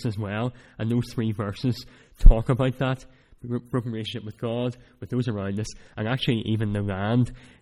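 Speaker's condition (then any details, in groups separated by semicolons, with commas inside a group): Cleft palate; speech not that clear at times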